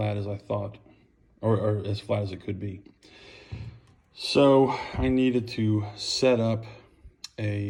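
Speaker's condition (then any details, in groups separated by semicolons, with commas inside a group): No condition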